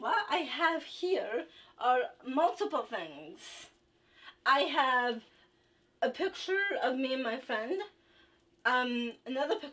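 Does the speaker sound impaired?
Yes: Down syndrome; speech therapy in childhood with games and speech-related exercises.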